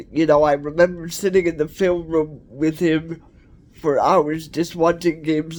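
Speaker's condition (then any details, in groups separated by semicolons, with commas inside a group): Cerebral palsy; cerebral palsy, wheelchair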